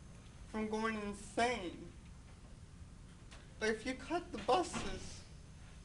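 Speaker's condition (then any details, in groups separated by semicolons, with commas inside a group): Cerebral palsy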